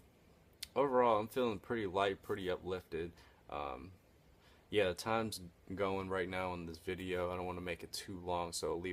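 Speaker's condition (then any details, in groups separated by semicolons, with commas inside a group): No condition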